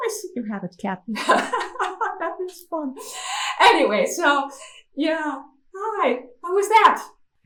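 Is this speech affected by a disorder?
No.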